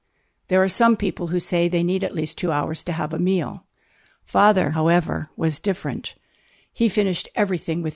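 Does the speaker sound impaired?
No.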